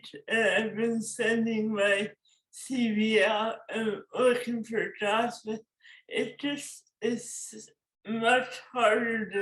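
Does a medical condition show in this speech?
Yes: cerebral palsy; forceps birth injury.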